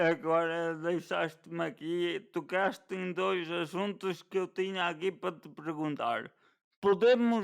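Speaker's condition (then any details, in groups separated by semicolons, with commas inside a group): Cerebral palsy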